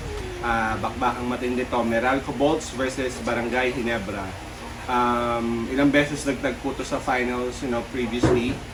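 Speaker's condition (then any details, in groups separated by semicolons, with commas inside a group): No condition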